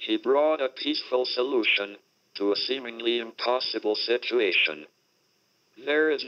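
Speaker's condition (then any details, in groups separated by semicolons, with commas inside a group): Motor neuron disease (ALS), speech-generating device; diagnosed during phd at cambridge university, progressive weakness, muscle wastage, walking difficulty; body hardly works at all, causes discomfort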